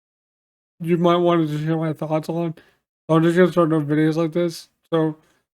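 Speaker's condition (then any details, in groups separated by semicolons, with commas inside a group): Cerebral palsy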